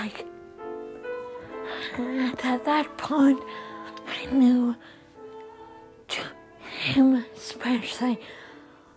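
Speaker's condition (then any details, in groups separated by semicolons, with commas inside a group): Traumatic brain injury; caused by traffic crash; in rehabilitation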